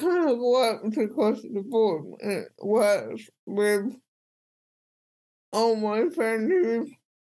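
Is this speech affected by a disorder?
Yes: cerebral palsy; speech impediment.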